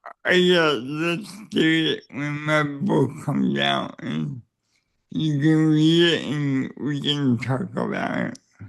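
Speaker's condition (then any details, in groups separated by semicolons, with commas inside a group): Cerebral palsy; neck surgery went badly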